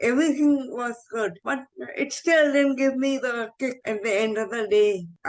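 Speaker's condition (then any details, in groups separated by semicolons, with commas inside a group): Cerebral palsy, mild; mild speech issue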